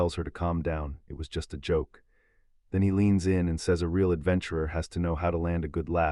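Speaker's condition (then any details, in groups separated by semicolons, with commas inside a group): No condition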